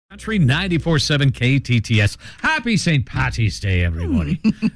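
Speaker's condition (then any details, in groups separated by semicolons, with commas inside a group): No condition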